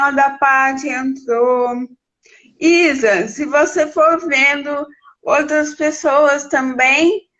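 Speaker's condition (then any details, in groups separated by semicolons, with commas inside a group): Cerebral palsy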